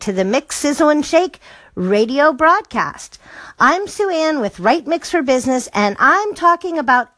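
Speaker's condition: No condition

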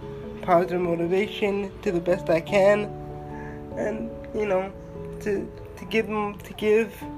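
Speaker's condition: Cerebral palsy; uses wheelchair

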